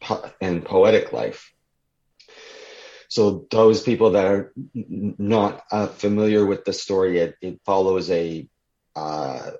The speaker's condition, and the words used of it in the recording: Stuttering. Like I'm n never quite sure which words are going to, be hard to say.